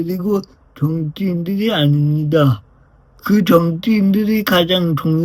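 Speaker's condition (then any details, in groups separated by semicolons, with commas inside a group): Brain lesion disability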